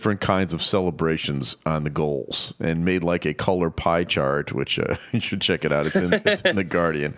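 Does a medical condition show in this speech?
No.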